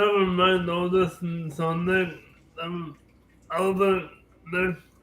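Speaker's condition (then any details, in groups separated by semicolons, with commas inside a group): Cerebral palsy; from birth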